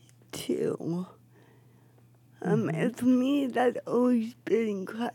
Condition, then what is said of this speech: Cerebral palsy. I have cerebral palsy. Okay. Which is not a sickness, but it just is a condition. Okay. That affects my speech and my movements.